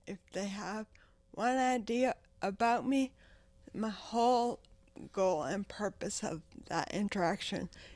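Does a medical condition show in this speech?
Yes: traumatic brain injury, ataxia; severe injury at 16, affects walking and speech; 10 years since injury, past coma and rehab; speech impediment, talks differently.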